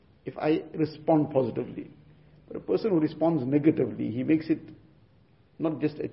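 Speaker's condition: No condition

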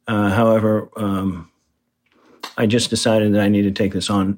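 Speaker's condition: Parkinson's disease; right-sided weakness noticed on long group bike ride, diagnosed by neurologist, confirmed by second opinion

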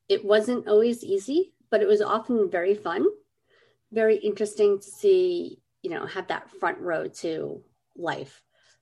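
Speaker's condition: Cleft lip and palate; some speech issues growing up

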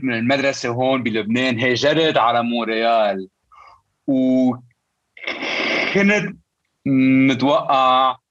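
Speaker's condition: Stuttering; debilitating stutter, avoided speaking almost entirely for over 25 years; prolonged sounds, blocks

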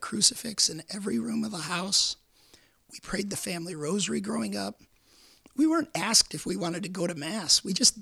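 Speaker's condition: Repeated vocal cord surgery; 19 vocal cord surgeries, 25 surgeries total, Hodgkin's lymphoma diagnosed at age 36, cancer three times; few weeks after 19th vocal cord surgery at University of Michigan

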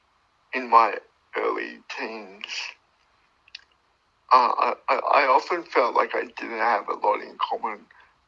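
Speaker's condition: Cerebral palsy; brain damage

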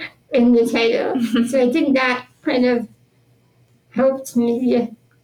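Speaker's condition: Spinal muscular atrophy; genetic progressive neuromuscular disease, born with it, power wheelchair since about age 2

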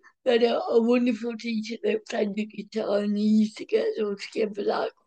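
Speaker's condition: Cerebral palsy; from birth, brain oxygen starvation, suction delivery, born medically dead, revived, slight form, mild walking wobble; speech affected a little, daily speech therapy and physiotherapy at special needs school from age 2.5

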